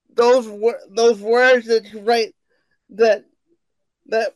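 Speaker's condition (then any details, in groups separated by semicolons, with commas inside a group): Cerebral palsy; wheelchair bound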